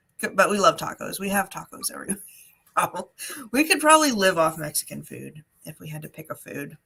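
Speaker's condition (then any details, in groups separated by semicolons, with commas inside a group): No condition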